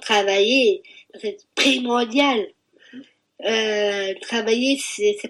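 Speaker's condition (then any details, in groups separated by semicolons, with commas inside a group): Down syndrome (trisomy 21); genetic chromosome 21 anomaly, present from birth, intellectual disability, developmental delay; age 34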